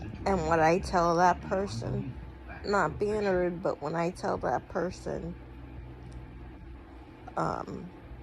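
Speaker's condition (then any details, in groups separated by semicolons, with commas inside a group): Cerebral palsy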